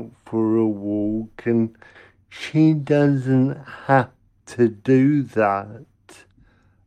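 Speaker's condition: Cerebral palsy; congenital, caused by lack of oxygen to brain at birth; speech sometimes mistaken for drunkenness by strangers, host notes speaking pace

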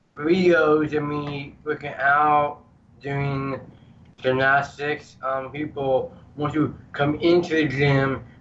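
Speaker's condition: Down syndrome; congenital

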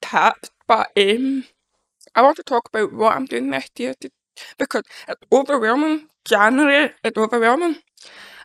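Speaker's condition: Deafness; congenital deafness, born deaf

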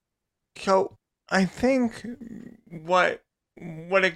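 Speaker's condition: Cerebral palsy; spastic quadriplegic, present from birth, diagnosed at age 2, all four limbs affected, unable to walk; vocal ability might be a little different

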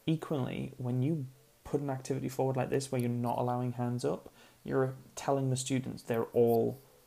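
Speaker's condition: No condition

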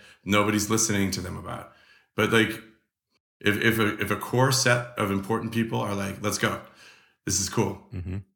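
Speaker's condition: No condition

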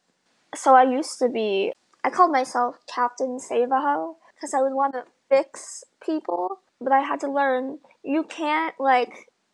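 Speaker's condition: Bilateral cleft lip and palate; nose and palate

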